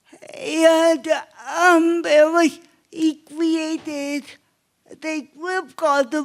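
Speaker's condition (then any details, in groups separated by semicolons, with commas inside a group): Cerebral palsy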